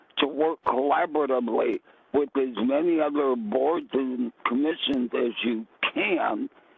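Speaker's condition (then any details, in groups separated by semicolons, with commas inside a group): Vocal cord cancer; difficulty speaking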